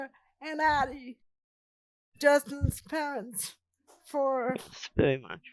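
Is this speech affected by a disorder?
Yes: cerebral palsy; present from birth.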